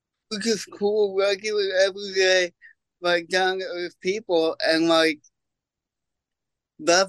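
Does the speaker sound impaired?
Yes: cerebral palsy; congenital, lack of oxygen at birth, stroke-like state, left side of body, walks unassisted with limp; pulled groin muscle in bowling league, cannot walk, uses walker, band helps on and off stages.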